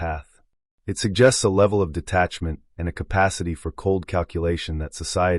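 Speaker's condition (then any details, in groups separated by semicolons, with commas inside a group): No condition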